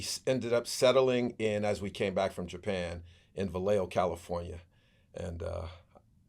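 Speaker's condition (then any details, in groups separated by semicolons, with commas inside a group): No condition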